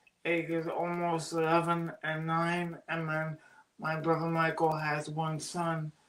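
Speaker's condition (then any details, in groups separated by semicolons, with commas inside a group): Cerebral palsy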